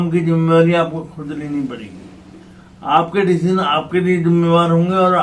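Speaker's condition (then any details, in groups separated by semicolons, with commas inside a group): Cerebral palsy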